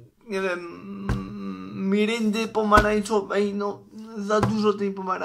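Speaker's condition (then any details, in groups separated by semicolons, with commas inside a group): Cerebral palsy; uses wheelchair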